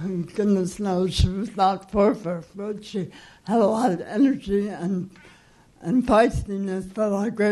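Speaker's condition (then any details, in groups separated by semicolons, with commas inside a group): Cerebral palsy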